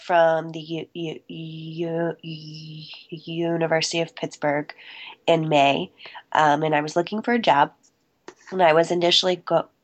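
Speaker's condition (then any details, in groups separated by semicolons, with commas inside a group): Stuttering; covert since childhood, immediate onset soon after starting to talk, school therapy from kindergarten, private therapist; recovering covert, still stutters, American Institute for Stuttering 3-week intensive program, fluency shaping techniques; formerly word switching and avoiding, held back stutters, pushed words out, appeared out of breath; prolonged sounds, blocks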